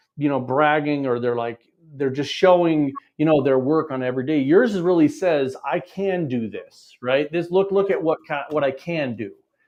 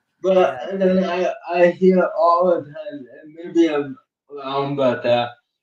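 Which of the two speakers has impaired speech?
The second: cerebral palsy; uses one hand.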